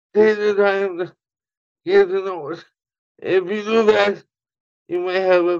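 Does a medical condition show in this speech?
Yes: cerebral palsy; laundry.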